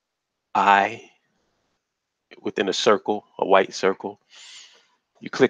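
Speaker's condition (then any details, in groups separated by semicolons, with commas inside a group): No condition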